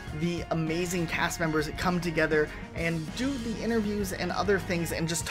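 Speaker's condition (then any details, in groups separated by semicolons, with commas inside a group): No condition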